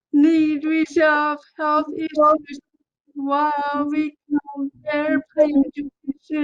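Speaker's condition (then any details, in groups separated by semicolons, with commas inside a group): Cerebral palsy; processing disorder, hard to follow fast talkers; previous outpatient physical therapy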